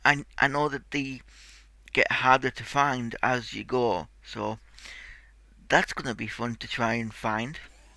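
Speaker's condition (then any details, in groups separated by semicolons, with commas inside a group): Cerebral palsy; tight muscles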